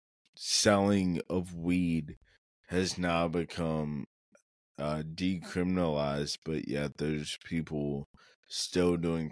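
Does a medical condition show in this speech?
Yes: cerebral palsy; muscles needing relaxation, never tried marijuana for it.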